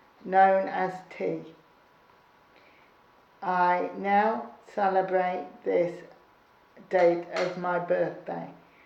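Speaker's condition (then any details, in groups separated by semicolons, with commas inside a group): Cerebral palsy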